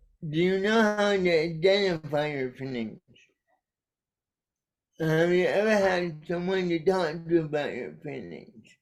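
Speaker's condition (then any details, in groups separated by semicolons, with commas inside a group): Cerebral palsy; caused by brainstem aneurysm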